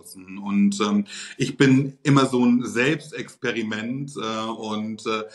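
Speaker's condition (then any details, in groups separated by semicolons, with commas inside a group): No condition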